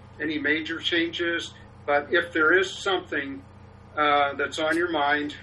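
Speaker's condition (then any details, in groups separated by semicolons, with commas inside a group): No condition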